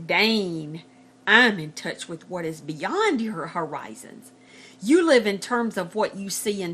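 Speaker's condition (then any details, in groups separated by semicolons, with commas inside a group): No condition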